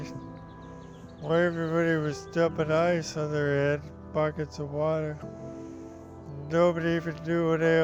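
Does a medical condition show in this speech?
Yes: ALS.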